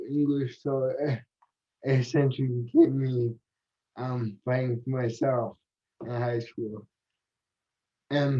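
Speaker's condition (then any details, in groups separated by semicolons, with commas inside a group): Cerebral palsy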